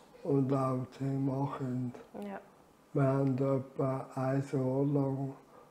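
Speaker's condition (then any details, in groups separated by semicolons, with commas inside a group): Amyotrophic lateral sclerosis; about nine years since diagnosis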